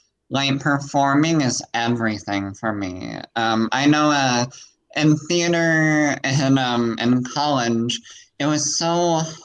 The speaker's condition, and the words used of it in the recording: Cleft palate. So, like, that sort of, like, messed with my vocal tonality.